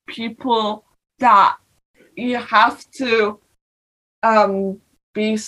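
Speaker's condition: Cerebral palsy; uses wheelchair and crutches to move around

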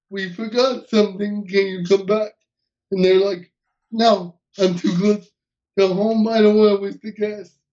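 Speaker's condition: Cerebral palsy; uses wheelchair

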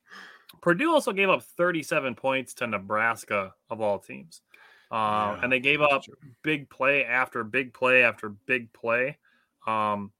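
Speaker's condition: No condition

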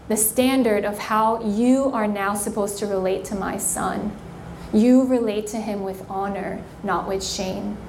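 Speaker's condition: No condition

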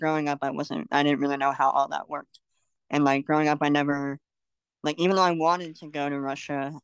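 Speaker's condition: Cleft lip and palate; congenital

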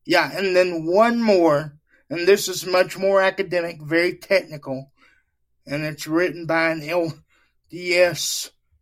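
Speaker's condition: Cerebral palsy; wheelchair user

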